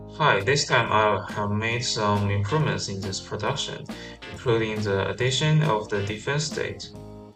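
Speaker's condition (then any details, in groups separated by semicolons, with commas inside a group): No condition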